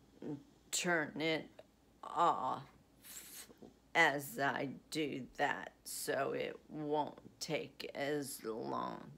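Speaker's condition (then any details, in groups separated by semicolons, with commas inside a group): Essential tremor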